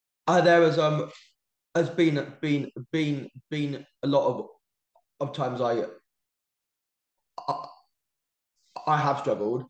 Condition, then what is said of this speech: Stuttering. I find if I'm posted on socials, I am a lot more articulate, and I feel that I actually.